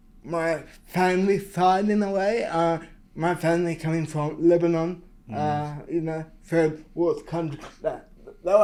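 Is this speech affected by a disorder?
Yes: cerebral palsy.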